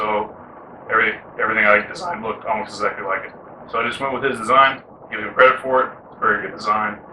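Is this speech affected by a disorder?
No.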